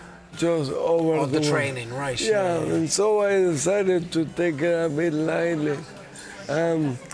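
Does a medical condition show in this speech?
Yes: motor neuron disease; diagnosed about two years ago, daily fatigue.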